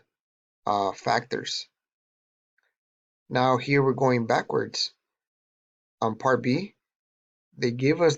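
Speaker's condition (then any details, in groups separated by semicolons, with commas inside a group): No condition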